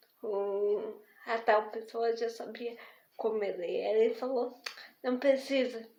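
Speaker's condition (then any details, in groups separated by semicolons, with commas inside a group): Spastic diplegic cerebral palsy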